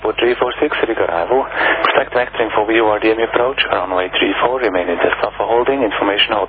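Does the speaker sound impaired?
No.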